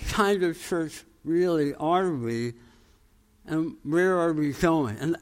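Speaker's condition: Tongue cancer, jaw reconstruction, osteonecrosis of jaw after radiation; jaw transplant in Miami

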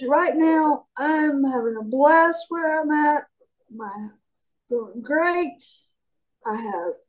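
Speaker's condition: Cerebral palsy; highly mobile

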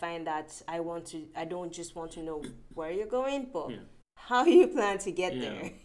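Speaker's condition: No condition

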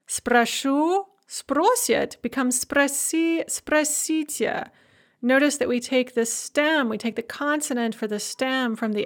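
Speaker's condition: No condition

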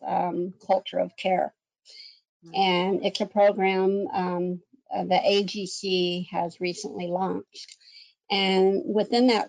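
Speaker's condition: Cleft lip and palate; one or two surgeries a year

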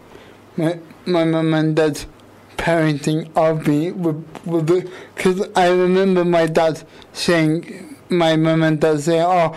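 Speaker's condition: Quadriplegic cerebral palsy; age 28

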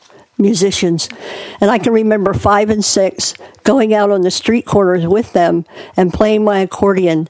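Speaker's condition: Cleft palate; born two months premature

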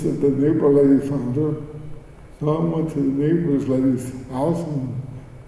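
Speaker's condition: Cerebral palsy; speech

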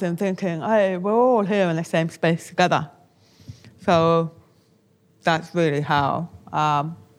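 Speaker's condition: Deafness; born profoundly deaf, taught lip reading, hearing aids, English first language, Auslan learned ten years ago; bilingual English and Auslan, prefers captioning over Auslan at shows

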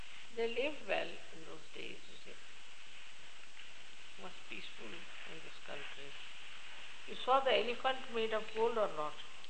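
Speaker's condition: No condition

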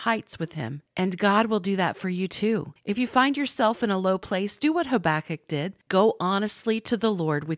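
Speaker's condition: No condition

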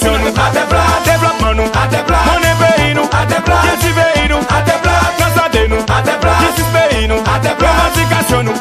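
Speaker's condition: No condition

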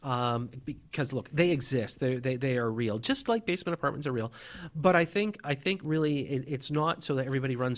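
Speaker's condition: No condition

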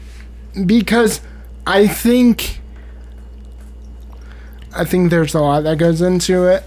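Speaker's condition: Cerebral palsy; spastic quadriplegic, all four limbs impaired, oxygen lack at birth, motor brain area damaged, diagnosed age 3

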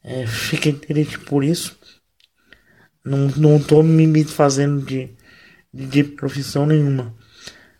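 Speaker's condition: Cerebral palsy, mild; wheelchair user

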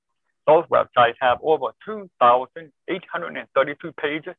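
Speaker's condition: Deafness, born deaf, cochlear implant

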